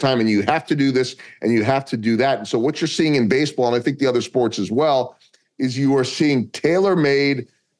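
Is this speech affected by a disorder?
No.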